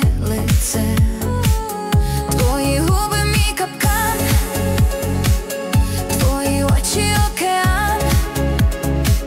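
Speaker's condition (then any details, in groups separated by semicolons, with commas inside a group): No condition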